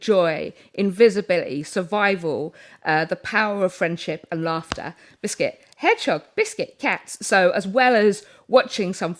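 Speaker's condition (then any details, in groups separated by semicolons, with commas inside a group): Tourette's syndrome; frequent vocal tics, hedgehog, cats, sausage interrupting speech, also heard over host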